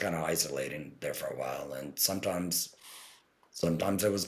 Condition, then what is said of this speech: Laryngectomy. So I'm about 5 months speaking now.